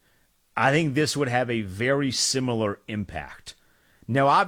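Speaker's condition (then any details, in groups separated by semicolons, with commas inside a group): No condition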